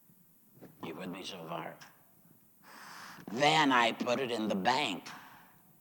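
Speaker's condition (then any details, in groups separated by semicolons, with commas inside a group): Laryngectomy; chemo and radiation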